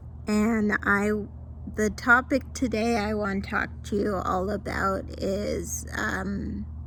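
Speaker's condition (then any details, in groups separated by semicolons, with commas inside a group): Mild cerebral palsy; can talk, sometimes doesn't say words right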